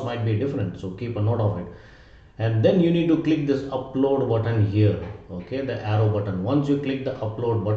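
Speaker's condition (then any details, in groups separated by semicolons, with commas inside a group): No condition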